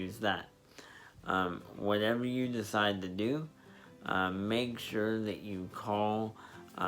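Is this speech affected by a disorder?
Yes: spastic diplegia cerebral palsy.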